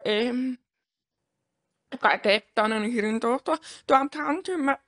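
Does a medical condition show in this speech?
Yes: profoundly deaf; cochlear implant, Bluetooth microphone streaming to implant cuts background noise, relies on captions, chat box.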